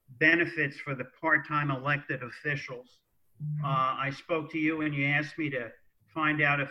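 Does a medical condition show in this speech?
No.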